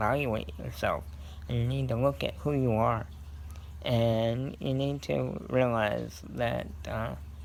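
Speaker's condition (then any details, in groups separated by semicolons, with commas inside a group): Cerebral palsy; scoliosis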